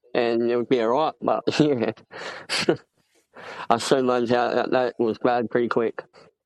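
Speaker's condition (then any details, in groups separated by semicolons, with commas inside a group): Cleft palate; congenital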